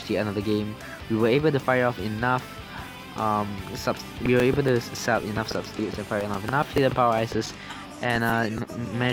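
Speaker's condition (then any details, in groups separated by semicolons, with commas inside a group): No condition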